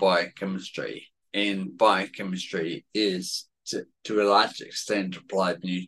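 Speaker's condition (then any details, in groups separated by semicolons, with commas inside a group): Cerebellar atrophy, genetic; speech affected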